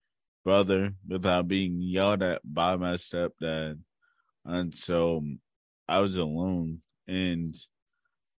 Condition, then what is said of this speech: Cerebral palsy. Like, I'm a very intelligent person and articulate person, even though I may not speak as quickly as someone else.